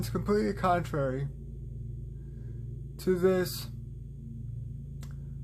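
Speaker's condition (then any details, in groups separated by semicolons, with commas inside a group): Cerebral palsy, spastic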